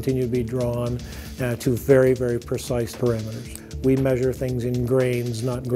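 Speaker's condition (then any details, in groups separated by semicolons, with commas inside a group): No condition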